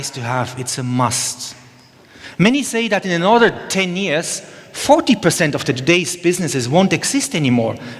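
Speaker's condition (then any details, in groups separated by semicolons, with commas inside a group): No condition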